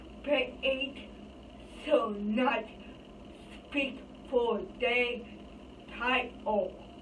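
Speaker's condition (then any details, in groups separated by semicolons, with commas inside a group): Speech apraxia; uses phone speaking app when communication breaks down; speech hard to understand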